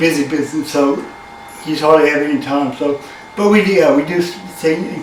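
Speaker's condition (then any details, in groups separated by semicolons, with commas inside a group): Cerebral palsy; from birth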